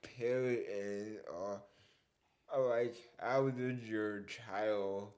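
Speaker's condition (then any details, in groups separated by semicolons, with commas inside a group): Cerebral palsy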